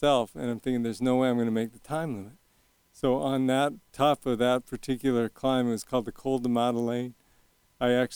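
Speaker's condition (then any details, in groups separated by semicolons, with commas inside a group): Young onset Parkinson's disease; young onset at age 40, shaky, Medtronic deep brain stimulation device, two 3-inch brain probes; deep brain stimulation surgery at Stanford 3 years ago, constant current, symptoms well managed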